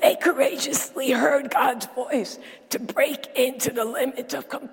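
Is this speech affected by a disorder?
Yes: dysphonia; sultry voice, not a sore throat, still preaches with this voice.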